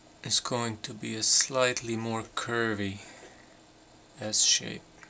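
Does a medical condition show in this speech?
No.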